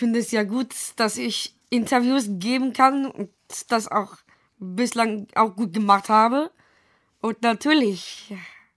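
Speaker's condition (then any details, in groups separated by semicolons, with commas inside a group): Down syndrome; present from birth, wears pacemaker, limits sport and rides; cannot speak freely very well, read prepared question aloud at wahlkampfarena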